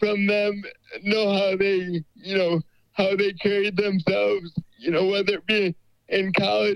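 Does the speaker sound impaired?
Yes: cerebral palsy; limited wheelchair mobility.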